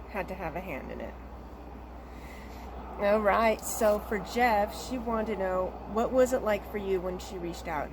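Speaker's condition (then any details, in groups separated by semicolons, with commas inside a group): No condition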